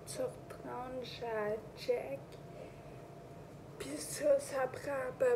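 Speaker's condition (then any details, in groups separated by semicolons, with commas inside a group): Ataxia; degenerative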